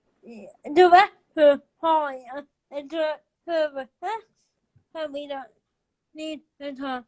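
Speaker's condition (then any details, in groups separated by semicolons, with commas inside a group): Cerebral palsy, spastic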